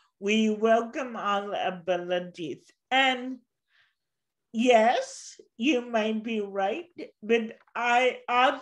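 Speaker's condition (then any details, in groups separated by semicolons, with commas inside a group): Cerebral palsy; since birth, walks with walker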